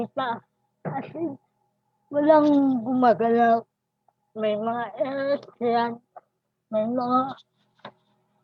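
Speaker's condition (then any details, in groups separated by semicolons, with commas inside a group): Cerebral palsy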